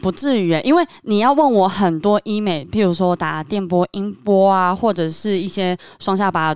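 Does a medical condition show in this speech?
Yes: cleft lip and palate, submucous cleft palate.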